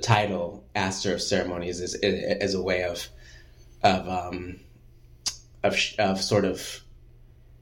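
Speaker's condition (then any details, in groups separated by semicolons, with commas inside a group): Stutter; long-standing stutter, self-described proud stutterer, name spelled with five j's to honor stutter; stutters most on own name, hard to avoid with only one name; repeated words, prolonged sounds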